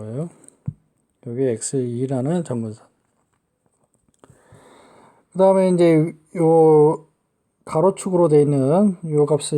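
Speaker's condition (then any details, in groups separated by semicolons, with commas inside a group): No condition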